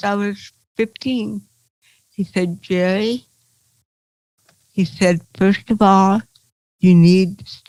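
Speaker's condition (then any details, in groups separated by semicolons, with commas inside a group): Cerebral palsy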